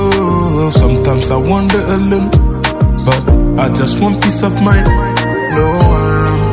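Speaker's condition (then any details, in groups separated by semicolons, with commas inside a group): No condition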